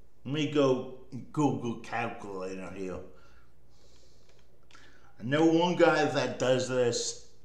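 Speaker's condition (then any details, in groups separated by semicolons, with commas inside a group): Cerebral palsy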